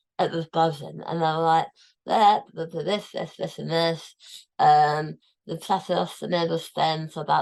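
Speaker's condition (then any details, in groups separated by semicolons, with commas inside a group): Tongue cancer, tongue removed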